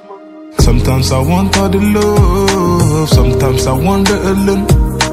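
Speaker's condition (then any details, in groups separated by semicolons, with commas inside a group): No condition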